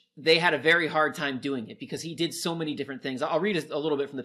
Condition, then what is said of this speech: No condition.